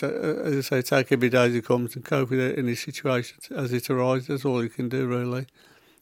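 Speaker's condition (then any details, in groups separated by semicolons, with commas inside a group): Parkinson's; began as little finger tremor spreading to whole hand within 4-5 weeks; symptoms possibly audible in voice, may sound quieter and slower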